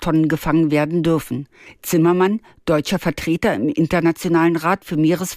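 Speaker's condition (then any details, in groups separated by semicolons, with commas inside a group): No condition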